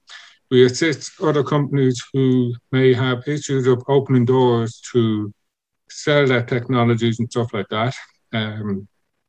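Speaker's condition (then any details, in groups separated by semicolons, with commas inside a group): Congenital deafness; born deaf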